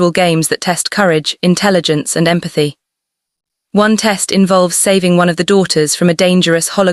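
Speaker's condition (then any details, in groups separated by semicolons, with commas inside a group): No condition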